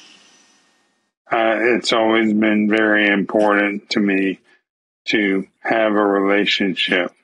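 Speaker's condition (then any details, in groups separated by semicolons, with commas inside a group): ALS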